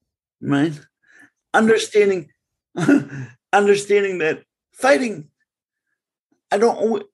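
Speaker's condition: Cerebral palsy; congenital cerebral palsy, since birth, born in Bridgeport

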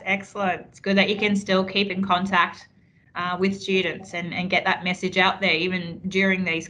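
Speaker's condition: No condition

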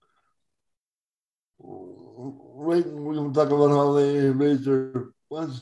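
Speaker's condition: Cerebral palsy; cerebral palsy since birth, uses wheelchair for mobility

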